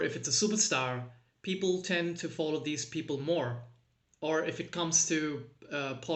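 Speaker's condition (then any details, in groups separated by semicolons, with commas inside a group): No condition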